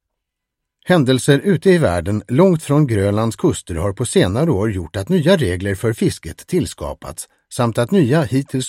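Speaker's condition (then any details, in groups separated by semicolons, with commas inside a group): No condition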